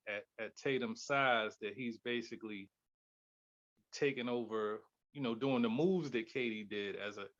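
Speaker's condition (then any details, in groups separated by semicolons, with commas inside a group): No condition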